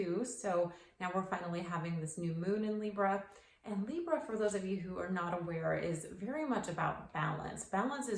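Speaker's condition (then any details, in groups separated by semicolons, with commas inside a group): No condition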